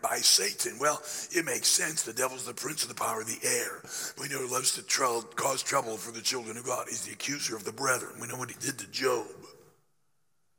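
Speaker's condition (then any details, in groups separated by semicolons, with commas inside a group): Laryngeal cancer after radiation, growth on voice box treated with radiation and chemotherapy; started preaching in a whisper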